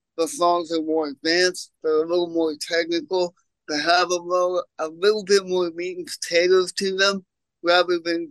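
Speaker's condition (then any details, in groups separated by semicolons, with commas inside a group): Cerebral palsy; congenital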